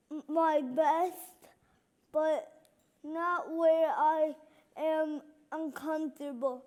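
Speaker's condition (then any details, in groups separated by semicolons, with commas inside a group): Cerebral palsy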